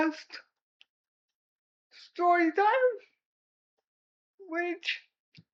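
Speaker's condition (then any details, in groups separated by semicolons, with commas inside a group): Cerebral palsy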